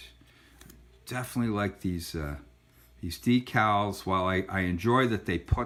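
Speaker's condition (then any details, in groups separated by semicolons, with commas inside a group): No condition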